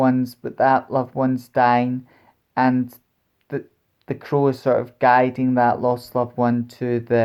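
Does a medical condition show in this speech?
No.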